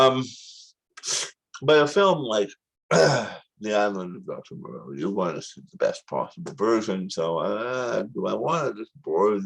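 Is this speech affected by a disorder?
Yes: tongue cancer surgery.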